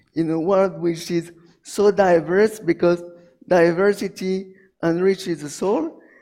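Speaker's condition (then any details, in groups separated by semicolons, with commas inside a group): Cerebral palsy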